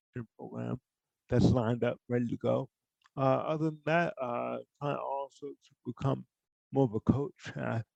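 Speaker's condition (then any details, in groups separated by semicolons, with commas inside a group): Cerebral palsy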